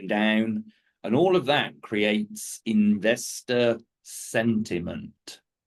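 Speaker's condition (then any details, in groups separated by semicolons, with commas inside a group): No condition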